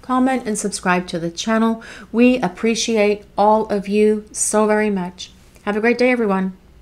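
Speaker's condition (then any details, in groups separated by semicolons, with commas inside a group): No condition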